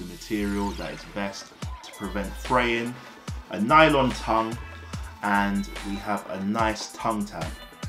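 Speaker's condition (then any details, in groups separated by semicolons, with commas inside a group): No condition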